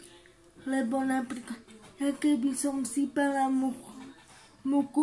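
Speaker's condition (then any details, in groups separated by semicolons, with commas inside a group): Cerebral palsy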